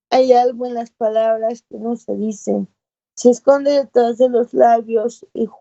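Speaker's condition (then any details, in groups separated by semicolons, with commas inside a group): Cerebral palsy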